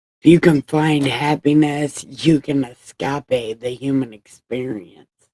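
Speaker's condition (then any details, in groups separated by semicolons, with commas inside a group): Brain injury; about 10 years after injury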